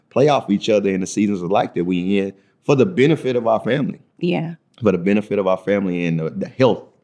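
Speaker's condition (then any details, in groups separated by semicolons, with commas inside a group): No condition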